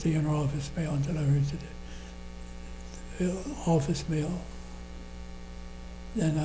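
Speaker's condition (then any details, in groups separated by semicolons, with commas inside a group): Parkinson's disease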